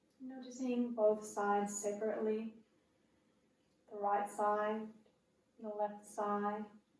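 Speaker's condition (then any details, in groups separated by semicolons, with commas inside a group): No condition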